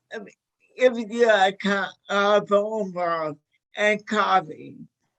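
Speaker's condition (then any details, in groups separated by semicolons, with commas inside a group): Motor neuron disease; severe spasticity in hips and legs, balance affected; five years since diagnosis, walker or wheelchair, slowly progressing; onset with slurred words, speaking difficulty, voice strength varies daily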